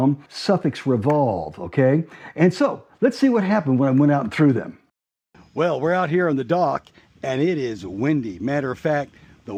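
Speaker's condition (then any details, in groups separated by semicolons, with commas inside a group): No condition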